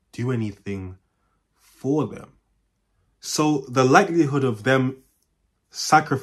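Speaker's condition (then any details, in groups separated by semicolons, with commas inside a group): No condition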